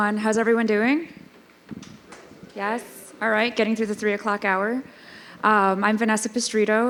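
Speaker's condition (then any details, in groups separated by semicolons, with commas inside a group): No condition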